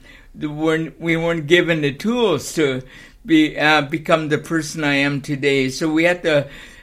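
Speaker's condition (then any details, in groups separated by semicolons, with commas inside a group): Cerebral palsy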